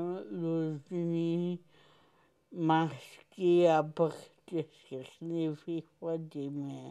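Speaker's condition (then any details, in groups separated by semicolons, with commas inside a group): Cerebral palsy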